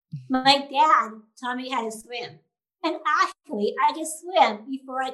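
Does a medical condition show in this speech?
Yes: Down syndrome.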